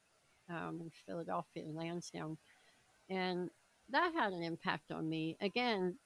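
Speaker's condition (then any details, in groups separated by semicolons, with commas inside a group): Cleft palate, severe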